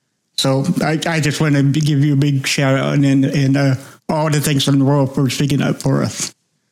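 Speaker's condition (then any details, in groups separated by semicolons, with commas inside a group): Cerebral palsy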